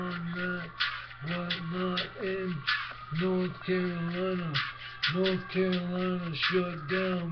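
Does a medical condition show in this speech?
Yes: brain injury.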